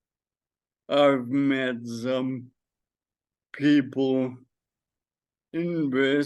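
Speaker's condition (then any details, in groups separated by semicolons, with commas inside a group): Friedreich's ataxia; does voice exercises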